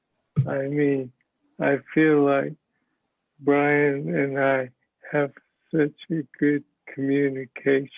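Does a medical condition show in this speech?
Yes: Parkinson's disease; speech sounds like mush.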